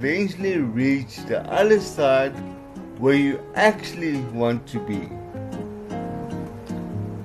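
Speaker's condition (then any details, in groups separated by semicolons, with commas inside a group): Cerebral palsy; legs affected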